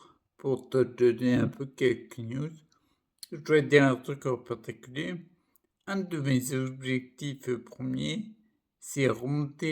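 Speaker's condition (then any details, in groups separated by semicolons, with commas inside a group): Primary progressive multiple sclerosis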